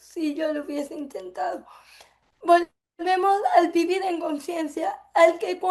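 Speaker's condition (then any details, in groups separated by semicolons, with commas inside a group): Cerebral palsy; from birth; affects speech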